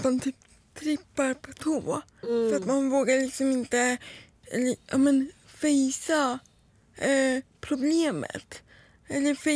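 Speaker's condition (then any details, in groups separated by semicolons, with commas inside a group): Cerebral palsy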